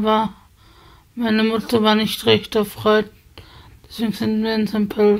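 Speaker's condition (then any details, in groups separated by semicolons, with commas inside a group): Spasticity from birth; multiple sclerosis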